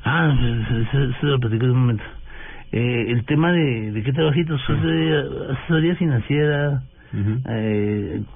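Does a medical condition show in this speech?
Yes: Parkinson's disease; voice sometimes trembles, sometimes intelligible, sometimes not understood at all.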